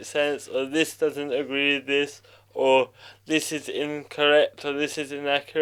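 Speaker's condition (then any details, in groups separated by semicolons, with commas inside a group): Cerebral palsy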